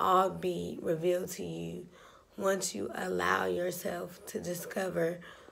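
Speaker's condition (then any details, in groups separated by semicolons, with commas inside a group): Cerebral palsy, spastic; now talking and breathing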